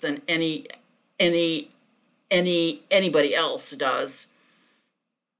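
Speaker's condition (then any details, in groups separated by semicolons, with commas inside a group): Stuttering; formerly covert, now mostly overt for years; stuttering more after six months of social isolation, on phone and Zoom video calls; more blocking than usual, mouth open with no sound during blocks; repeated sounds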